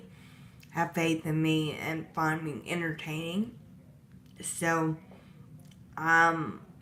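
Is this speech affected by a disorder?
Yes: disability causing slurred speech.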